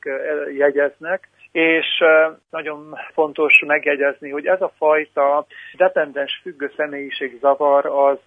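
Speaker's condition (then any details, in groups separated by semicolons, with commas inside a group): No condition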